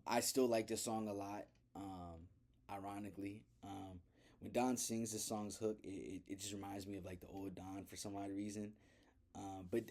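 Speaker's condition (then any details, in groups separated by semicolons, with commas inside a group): No condition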